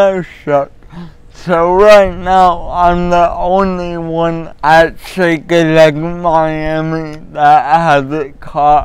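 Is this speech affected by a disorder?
Yes: cerebral palsy; voice often not understood.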